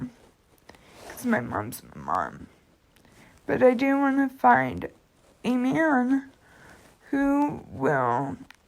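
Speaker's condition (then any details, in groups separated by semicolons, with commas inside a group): Cerebral palsy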